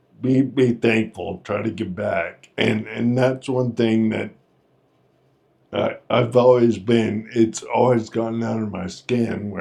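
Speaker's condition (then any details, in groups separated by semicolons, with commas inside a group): Friedreich's ataxia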